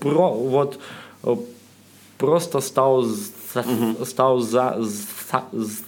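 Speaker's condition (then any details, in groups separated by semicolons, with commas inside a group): Stuttering, mild; persistent stutter, unable to get rid of it; stand-up comic, opens sets with jokes warning about stutter; slight stutter, sound and part-word repetitions, blocks, fillers, self-interruptions; repeated sounds, prolonged sounds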